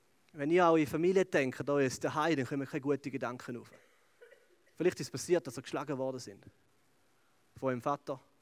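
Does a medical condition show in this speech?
No.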